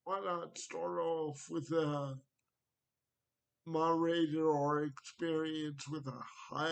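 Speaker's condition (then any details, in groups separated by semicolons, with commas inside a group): Cerebral palsy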